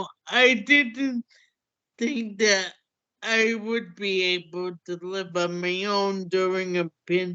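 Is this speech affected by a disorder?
Yes: cerebral palsy; hamstring treatment.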